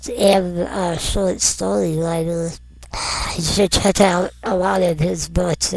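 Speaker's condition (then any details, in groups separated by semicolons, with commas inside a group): Non-progressive muscular dystrophy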